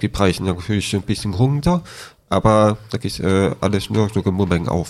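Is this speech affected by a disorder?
Yes: deafness with cochlear implant, congenital deafness; born deaf, no hearing until age 13, cochlear implant surgery at 13, lip reading; hardly spoke before implant, 3-4 years relearning speech and hearing, raised orally, no sign language.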